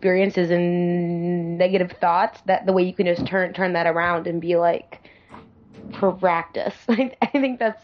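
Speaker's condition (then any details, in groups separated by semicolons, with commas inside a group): Stuttering; sometimes stutters a lot; repeated sounds, prolonged sounds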